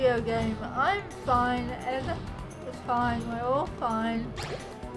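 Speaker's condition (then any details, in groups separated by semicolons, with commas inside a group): Cerebral palsy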